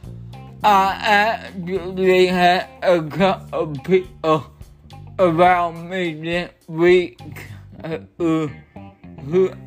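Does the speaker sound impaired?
Yes: cerebral palsy.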